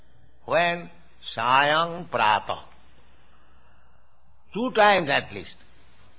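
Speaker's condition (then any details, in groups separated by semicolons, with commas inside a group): No condition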